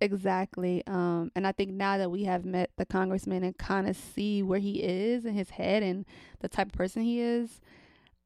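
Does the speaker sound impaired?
No.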